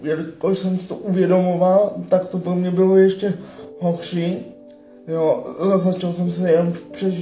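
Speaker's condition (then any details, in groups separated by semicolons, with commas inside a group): Cerebral palsy; from birth, whole-body muscle cramps, poor selective muscle control; kratom for pain and spasms, spasms milder, less frequent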